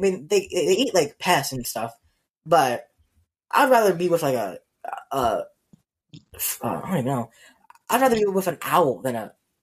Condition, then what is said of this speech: Stuttering. But I do want to apologize for my stutters, guys. I can't control it.